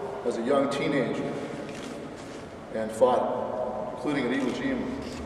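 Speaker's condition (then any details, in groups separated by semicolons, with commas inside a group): No condition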